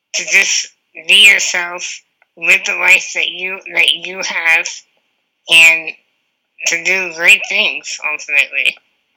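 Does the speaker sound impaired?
Yes: spinal muscular atrophy; type 2, wheelchair user, diagnosed around 19 after two negative genetic tests, laminectomy for Spinraza access; about 2 years since diagnosis, on Spinraza injections, severe symptoms after first injection, ICU stay.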